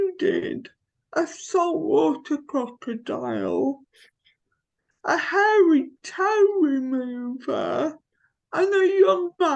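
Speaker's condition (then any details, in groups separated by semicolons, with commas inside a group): Cerebral palsy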